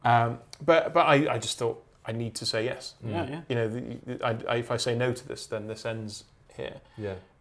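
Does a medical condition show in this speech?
Yes: stammer; stammer since childhood, very bad growing up; still has a stammer; here repeated words, blocks.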